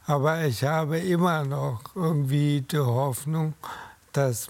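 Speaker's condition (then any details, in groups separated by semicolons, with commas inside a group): ALS; companion Cassandra Menten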